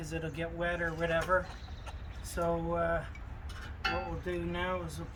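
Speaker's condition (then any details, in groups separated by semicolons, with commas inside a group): No condition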